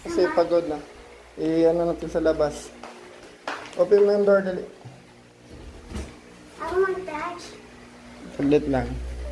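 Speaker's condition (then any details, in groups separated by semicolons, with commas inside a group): No condition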